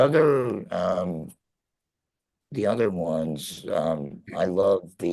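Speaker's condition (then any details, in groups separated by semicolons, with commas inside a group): Laryngectomy; laryngectomy after throat cancer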